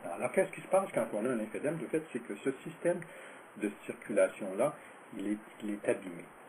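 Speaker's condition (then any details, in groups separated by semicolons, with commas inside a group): No condition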